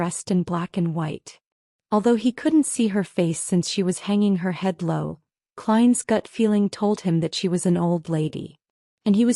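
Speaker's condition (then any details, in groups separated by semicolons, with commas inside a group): No condition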